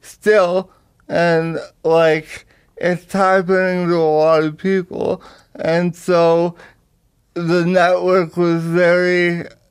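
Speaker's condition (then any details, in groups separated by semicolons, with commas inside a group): Cerebral palsy; power wheelchair user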